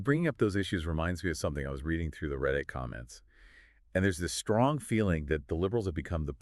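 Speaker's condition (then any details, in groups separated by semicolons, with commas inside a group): No condition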